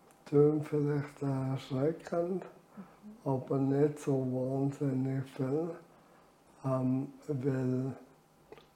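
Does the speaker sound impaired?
Yes: ALS; reduced air makes talking effortful.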